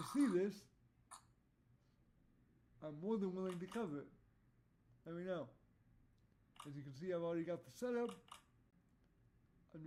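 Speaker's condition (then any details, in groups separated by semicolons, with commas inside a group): Cerebral palsy; voice tone sometimes odd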